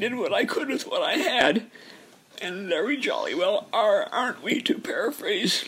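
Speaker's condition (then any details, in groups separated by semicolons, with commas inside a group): Dysphonia; voice misuse over half a century, genetics, aging, age 82; steroids taken to finish last 30 songs of 20th century project; lost voice, voice about 60% of former, singing much weaker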